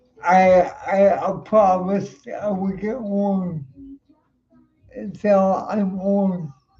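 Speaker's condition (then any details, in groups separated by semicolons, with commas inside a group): Cerebral palsy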